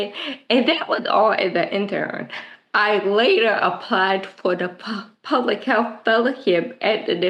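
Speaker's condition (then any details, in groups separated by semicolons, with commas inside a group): Cerebral palsy; present since birth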